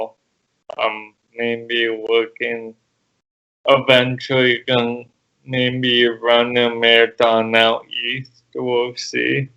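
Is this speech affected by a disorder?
Yes: cerebral palsy.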